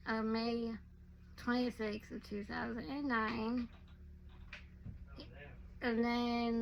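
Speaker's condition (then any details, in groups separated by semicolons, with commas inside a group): Werdnig-Hoffmann disease type 2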